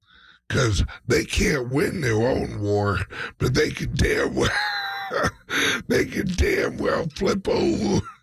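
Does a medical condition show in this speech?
Yes: speech impediment, mild; slight speech impediment; occasional, worst on words beginning with b.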